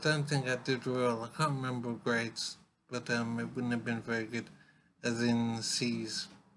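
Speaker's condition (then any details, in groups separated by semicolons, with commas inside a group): Brain injury; severe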